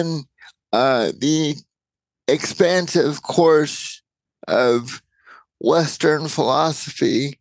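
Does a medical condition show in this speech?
Yes: cerebral palsy.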